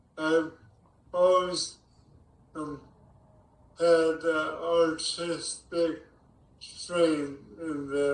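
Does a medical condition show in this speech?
Yes: ALS.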